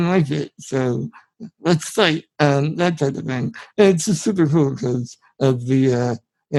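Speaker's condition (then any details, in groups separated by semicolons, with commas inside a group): Spinal muscular atrophy; genetic, from birth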